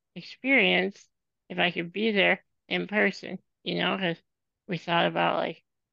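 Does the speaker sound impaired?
Yes: spinal muscular atrophy; from birth, genetic, motorized wheelchair user whole life, depends on caregivers; progressive muscle weakness throughout body.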